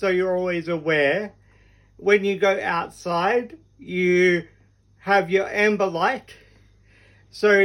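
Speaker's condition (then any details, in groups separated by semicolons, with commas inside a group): Cerebral palsy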